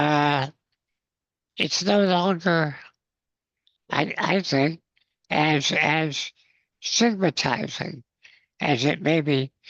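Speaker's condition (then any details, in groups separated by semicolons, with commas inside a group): Spinal muscular atrophy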